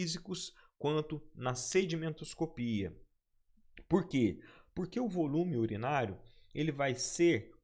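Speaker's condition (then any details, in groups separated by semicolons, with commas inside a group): No condition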